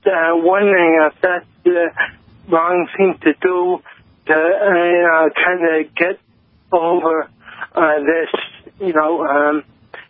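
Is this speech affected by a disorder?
Yes: cerebral palsy; lifelong, diagnosed at age 55, others long mistook for drunk.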